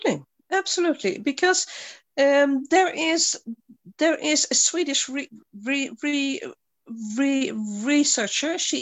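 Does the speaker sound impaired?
Yes: stuttering; stuttering since girlhood, once tried not to stutter, now stutters openly; much worse in recent weeks, worse when tired and the longer on Zoom, slightly less today after rest; stutters on nearly every word or syllable, neck and shoulder tension, hiccups, tics, fatigue, working on breathing; here repeated sounds, blocks.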